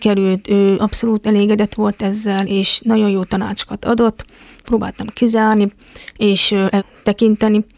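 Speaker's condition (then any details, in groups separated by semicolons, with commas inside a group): Deafness; congenital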